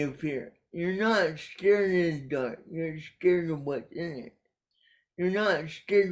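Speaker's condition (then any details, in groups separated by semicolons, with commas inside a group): Cerebral palsy; caused by brainstem aneurysm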